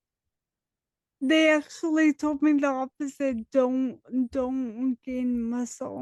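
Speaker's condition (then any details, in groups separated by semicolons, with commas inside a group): Dystonia; dystonia from infancy, DBS implanted, wheelchair, head shaking, twitching; diagnosed age 10, now 33, on medication; speech impediment, noticed by others at 25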